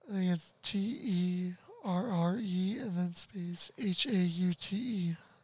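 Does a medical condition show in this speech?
Yes: tracheostomy, ventilator dependent; spinal cord injury from car accident at twenty, paralyzed from neck down, early cuff-up voicelessness.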